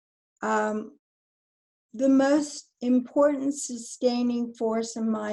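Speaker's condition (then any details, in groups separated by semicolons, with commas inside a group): ALS; voice weakening, voice banking begun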